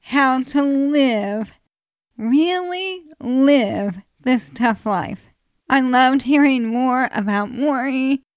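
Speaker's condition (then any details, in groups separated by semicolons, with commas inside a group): ALS; voice changing and declining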